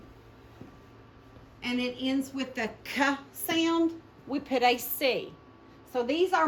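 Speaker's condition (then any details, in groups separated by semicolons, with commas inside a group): No condition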